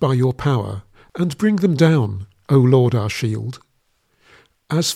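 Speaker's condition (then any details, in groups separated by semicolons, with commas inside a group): No condition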